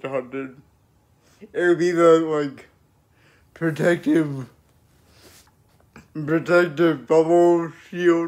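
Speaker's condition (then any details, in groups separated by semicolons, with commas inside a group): Cerebral palsy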